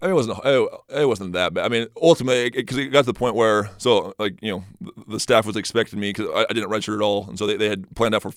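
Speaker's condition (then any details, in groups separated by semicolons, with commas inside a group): Stutter; stutter first noticed in high school, not as a child, magnified speaking Spanish as a missionary; has seen speech therapists, helped a little, uses detailed preparation to reduce stuttering; stutters off the cuff, trips over words, can't get a word out, less when prepared and confident; repeated sounds, prolonged sounds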